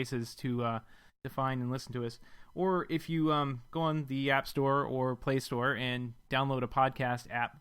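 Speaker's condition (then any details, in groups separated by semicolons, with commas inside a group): No condition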